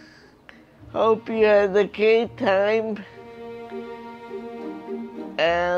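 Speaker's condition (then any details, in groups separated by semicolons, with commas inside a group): Multiple sclerosis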